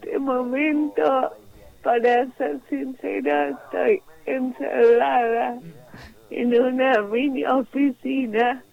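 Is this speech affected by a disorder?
Yes: cerebral palsy; physical disability affecting movement and posture; manner of speaking and moving affected, prompting others' prejudice.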